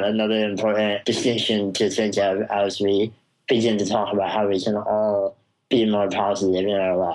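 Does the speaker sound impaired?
Yes: spinal muscular atrophy; congenital, progressive muscle wasting, never walked, crawled or sat unassisted, wheelchair since about age two; affects all muscles including jaw and tongue, little to no control of four limbs; jaw and tongue weakness affects talking, may be difficult to understand, described as mumbly.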